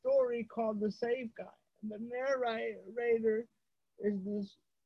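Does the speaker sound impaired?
Yes: cerebral palsy; wheelchair user; voice erratic, pitch goes high and low, dictation software can't understand.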